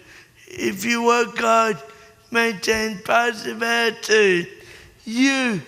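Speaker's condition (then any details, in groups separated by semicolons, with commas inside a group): Cerebral palsy; born premature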